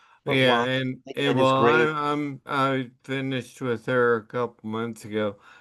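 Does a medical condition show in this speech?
Yes: brain injury.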